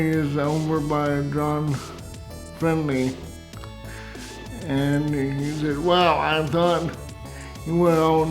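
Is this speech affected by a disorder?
Yes: cerebral palsy, severe; spastic type.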